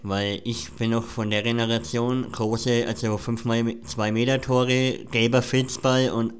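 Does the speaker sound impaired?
Yes: cleft palate; voice may audibly show the cleft, says by the norm listeners would find podcasting unlistenable.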